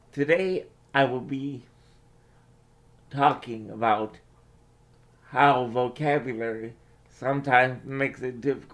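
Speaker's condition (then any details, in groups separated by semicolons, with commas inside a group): Cerebral palsy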